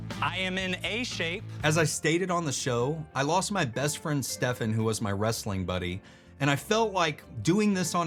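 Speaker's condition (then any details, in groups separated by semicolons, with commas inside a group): No condition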